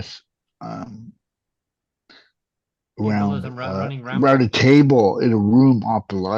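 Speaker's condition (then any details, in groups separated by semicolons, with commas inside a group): Cerebral palsy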